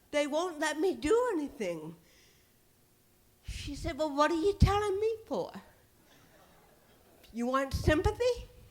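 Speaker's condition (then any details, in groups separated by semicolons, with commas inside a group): Cerebral palsy; titanium neck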